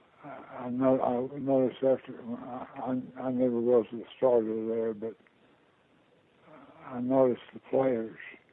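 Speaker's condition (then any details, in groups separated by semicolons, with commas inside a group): Parkinson's disease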